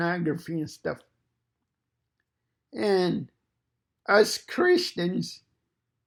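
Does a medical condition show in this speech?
Yes: cerebral palsy; fine motor impairment.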